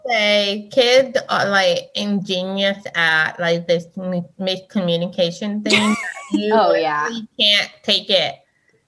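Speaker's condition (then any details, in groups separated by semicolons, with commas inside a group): Deaf; hearing aid user, reads transcription app to follow speech, signs, mask reading i am deaf; raises voice without hearing aid, cannot hear own voice, goes by feel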